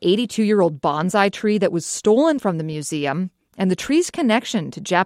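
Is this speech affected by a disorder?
No.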